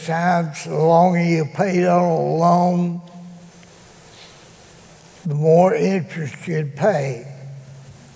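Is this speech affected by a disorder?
Yes: cerebral palsy; can no longer walk, disability after 30-some working years, Greensboro doctor said nothing can be done.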